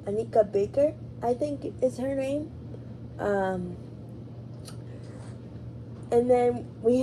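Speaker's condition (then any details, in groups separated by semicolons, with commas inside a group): Cerebral palsy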